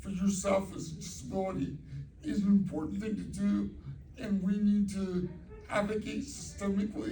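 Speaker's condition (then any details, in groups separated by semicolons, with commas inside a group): Cerebral palsy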